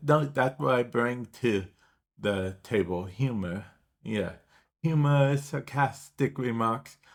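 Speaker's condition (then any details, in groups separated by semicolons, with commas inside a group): Cerebral palsy; speech patterns affected at times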